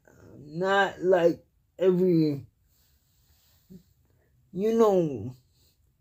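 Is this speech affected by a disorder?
Yes: cerebral palsy; cannot walk, uses wheelchair.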